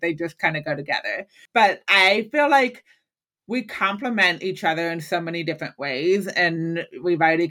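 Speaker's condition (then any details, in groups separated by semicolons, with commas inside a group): Hearing loss; currently uses hearing aid and cochlear implant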